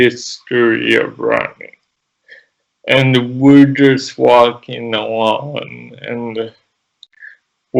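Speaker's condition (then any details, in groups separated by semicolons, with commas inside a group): Cerebral palsy; present from birth, childhood physical therapy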